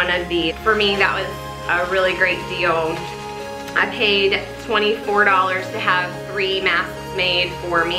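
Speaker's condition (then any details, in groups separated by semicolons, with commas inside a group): No condition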